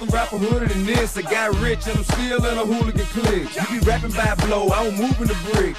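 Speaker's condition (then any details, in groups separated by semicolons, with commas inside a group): No condition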